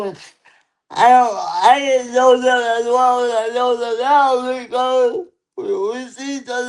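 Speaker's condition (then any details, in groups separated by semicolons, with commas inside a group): Cerebral palsy; lifelong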